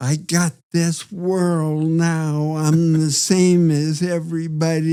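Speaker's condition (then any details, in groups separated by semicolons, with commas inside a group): Parkinson's disease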